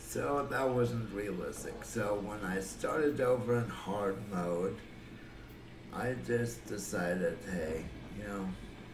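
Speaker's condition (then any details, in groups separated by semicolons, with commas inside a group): Cerebral palsy; affects muscle coordination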